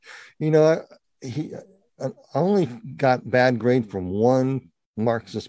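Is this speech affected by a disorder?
Yes: partial cleft palate; congenital.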